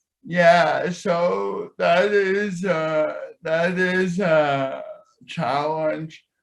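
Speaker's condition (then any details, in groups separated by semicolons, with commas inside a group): Cerebral palsy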